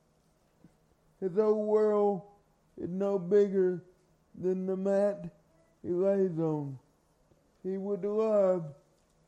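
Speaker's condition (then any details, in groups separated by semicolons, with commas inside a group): Cerebral palsy; from birth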